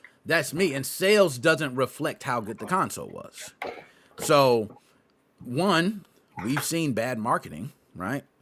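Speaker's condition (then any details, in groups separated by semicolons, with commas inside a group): No condition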